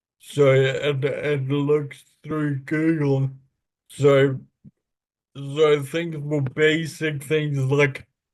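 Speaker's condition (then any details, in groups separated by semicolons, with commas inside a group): Friedreich's ataxia; spasticity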